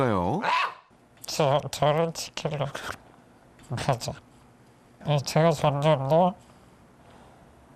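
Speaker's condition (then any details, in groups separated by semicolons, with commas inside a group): ALS (Lou Gehrig's disease); whole-body paralysis, leg onset; 7 years since onset, bedbound, 24-hour care, intermittent respirator; breathing difficulty, eats in portions with respirator, short breath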